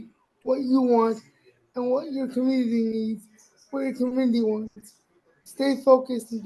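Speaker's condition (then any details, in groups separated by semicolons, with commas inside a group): Cerebral palsy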